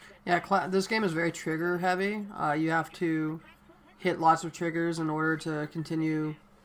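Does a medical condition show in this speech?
No.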